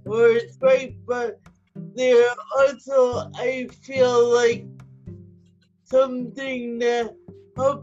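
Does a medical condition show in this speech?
Yes: quadriplegic cerebral palsy; United Cerebral Palsy a big help while growing up; adult.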